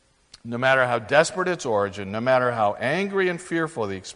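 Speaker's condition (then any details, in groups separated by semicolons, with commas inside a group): No condition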